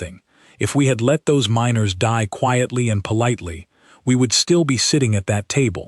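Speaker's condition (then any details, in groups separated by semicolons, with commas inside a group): No condition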